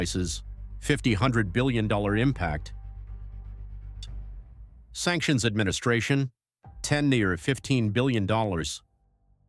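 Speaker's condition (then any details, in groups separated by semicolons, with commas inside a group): No condition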